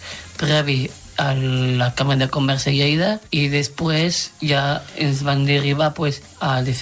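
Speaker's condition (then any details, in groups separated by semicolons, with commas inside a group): Down syndrome; three copies of chromosome 21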